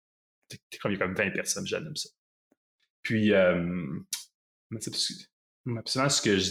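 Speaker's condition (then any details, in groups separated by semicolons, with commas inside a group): Stuttering; long-standing stuttering, expected to persist for life; uses toolbox of strategies, discloses stuttering openly, no longer hides it; stutters openly without masking; repeated sounds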